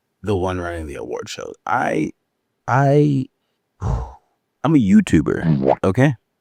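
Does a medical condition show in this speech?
No.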